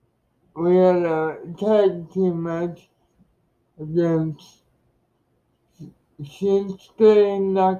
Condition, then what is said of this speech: Cerebral palsy. A lot of people might notice that I talk not normal.